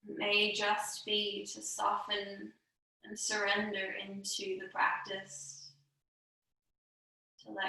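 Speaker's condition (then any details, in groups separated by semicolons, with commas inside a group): No condition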